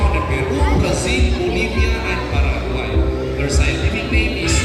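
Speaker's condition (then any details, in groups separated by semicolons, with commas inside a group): No condition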